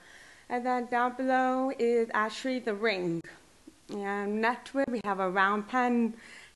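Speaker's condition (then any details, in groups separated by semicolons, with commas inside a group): Deaf and hard of hearing; since childhood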